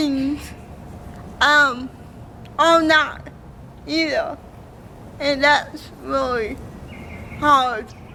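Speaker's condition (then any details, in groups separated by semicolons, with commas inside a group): Cerebral palsy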